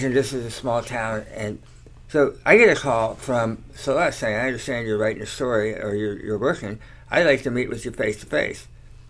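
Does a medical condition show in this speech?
Yes: tongue cancer surgery; slight slur.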